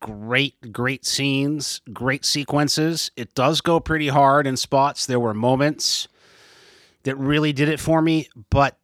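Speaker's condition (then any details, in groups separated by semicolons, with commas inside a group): No condition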